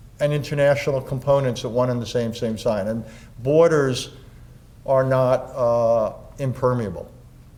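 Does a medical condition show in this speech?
No.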